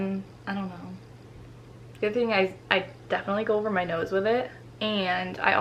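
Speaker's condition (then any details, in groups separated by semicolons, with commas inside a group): No condition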